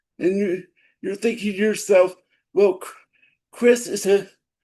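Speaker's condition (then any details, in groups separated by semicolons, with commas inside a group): Cerebral palsy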